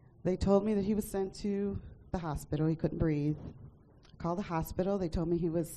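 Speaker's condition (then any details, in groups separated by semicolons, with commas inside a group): No condition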